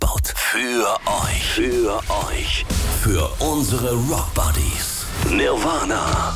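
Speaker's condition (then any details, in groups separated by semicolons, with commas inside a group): No condition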